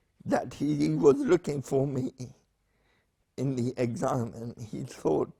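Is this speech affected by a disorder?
Yes: spastic paraplegia with essential tremor.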